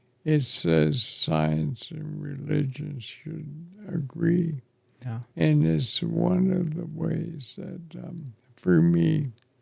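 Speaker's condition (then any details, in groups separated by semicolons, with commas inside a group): ALS; affects chest and throat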